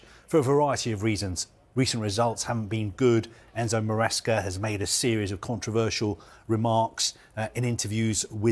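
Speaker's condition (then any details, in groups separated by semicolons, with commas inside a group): No condition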